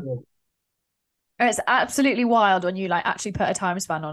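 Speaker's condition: No condition

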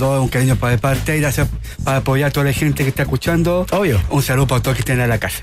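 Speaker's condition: Down syndrome

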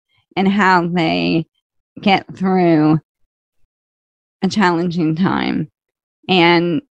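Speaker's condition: ALS, slow progressing

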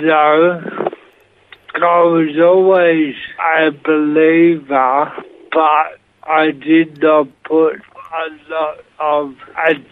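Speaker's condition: Motor neuron disease, severe; onset in feet, walking stick then chair, diagnosed at least 4-5 years ago; final stages, no physical movement, breathing mask, machine breathes for him, 2 minutes without, Bethlehem Hospital; extremely difficult, pauses for breath with mouth closed, Stephen Scoff, Scott Benton mostly talk for him

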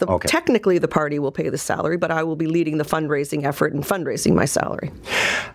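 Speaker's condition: No condition

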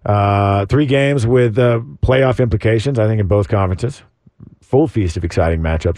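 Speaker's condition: No condition

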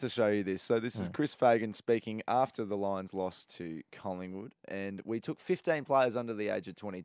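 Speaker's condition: No condition

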